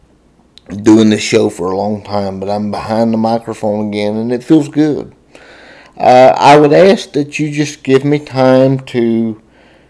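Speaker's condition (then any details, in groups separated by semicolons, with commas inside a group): Cerebral palsy, spastic diplegia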